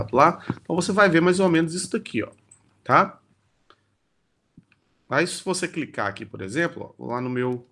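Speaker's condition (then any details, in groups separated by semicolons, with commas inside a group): No condition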